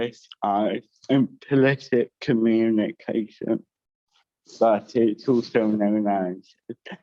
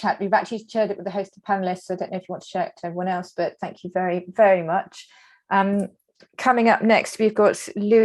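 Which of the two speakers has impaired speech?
The first: cerebral palsy with dysarthria; cerebral palsy since birth, lack of oxygen, all four limbs; brain surgery with implanted electrodes, unsuccessful; dysarthria affecting voice.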